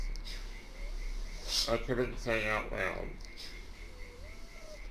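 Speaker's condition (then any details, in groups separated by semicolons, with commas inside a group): Duchenne muscular dystrophy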